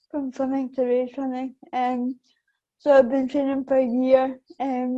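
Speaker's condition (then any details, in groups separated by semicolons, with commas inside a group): Cerebral palsy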